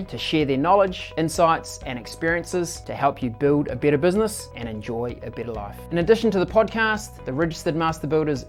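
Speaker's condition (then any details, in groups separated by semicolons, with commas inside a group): No condition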